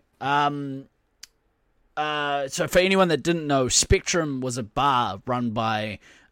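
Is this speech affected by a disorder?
No.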